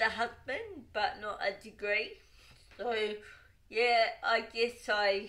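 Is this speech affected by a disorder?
Yes: cerebral palsy.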